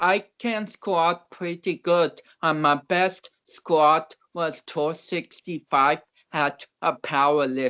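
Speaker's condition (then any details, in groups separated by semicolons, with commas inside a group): Cerebral palsy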